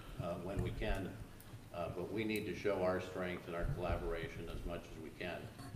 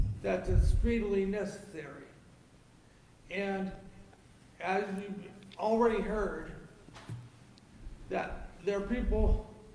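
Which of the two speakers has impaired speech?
The second: cerebral palsy; lifelong; age 58.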